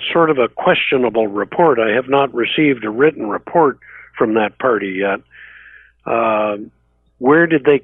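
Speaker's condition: No condition

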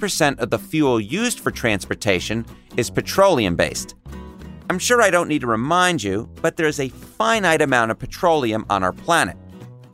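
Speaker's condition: No condition

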